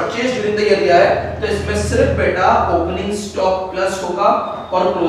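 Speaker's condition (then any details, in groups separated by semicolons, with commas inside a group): No condition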